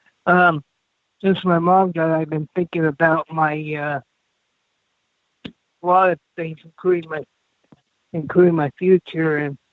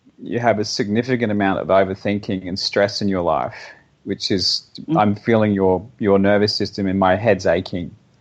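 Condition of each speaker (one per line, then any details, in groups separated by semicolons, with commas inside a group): Cerebral palsy; hip trouble, tightness
No condition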